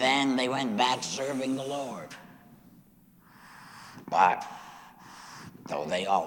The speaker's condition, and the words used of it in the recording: Laryngectomy. If my mother were alive, she would say, "How dare you speak to me in that tone of voice?"